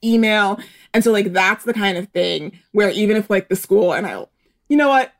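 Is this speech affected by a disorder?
No.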